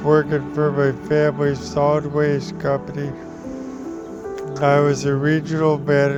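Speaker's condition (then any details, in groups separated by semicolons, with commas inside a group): ALS; over a year since diagnosis, requires 24/7 care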